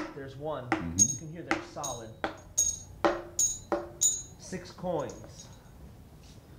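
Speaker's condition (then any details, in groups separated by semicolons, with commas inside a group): No condition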